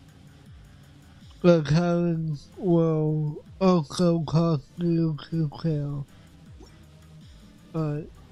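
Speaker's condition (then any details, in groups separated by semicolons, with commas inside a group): Cerebral palsy; affects voice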